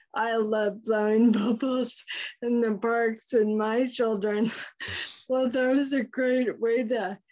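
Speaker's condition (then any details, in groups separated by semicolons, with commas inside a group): Friedreich's ataxia; diagnosed about 20 years ago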